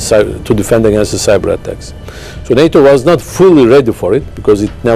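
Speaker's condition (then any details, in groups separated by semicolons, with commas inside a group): No condition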